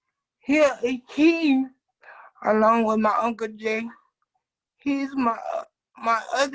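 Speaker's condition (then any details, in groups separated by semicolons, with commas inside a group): Cerebral palsy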